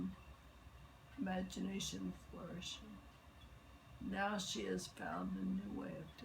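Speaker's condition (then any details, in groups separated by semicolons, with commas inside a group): Multiple sclerosis; onset with leg weakness, seven years before diagnosis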